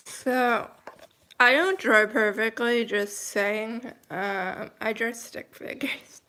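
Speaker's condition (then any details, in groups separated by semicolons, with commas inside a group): Cerebral palsy, mild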